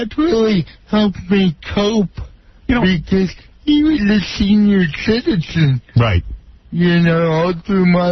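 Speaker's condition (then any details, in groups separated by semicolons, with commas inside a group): Cerebral palsy; walks with walker; speech impaired, speaks very slowly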